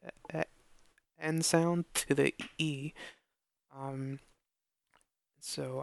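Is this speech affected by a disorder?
Yes: stutter; long-standing stutter persisting into adulthood, oral assessment showed no tongue or face problem; adult speech therapy, two therapists, desensitization, introduction and interview practice, probably always going to stutter; hard time talking, uncomfortable in certain situations, not perfectly fluent, phone call anxiety improved; here repeated sounds.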